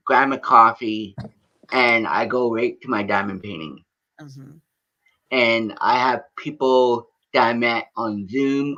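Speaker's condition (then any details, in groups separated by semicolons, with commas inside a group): Cerebral palsy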